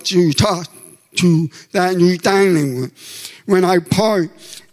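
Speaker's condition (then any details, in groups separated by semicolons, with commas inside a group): Deafness; comfortable speaking and using own voice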